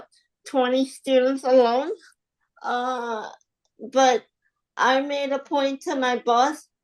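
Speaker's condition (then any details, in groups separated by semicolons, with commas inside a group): Spastic quadriplegic cerebral palsy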